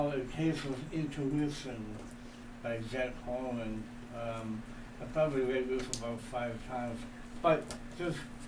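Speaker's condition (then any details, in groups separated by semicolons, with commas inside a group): Cerebral palsy; speech impediment from condition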